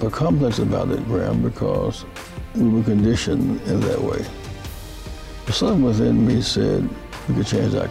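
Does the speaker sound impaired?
Yes: Parkinson's disease; speech therapy.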